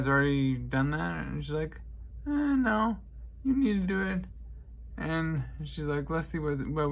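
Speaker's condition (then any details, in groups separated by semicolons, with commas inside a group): Traumatic brain injury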